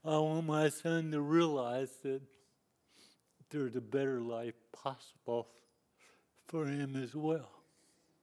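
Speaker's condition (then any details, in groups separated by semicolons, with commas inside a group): Cerebral palsy; lifelong disability since youth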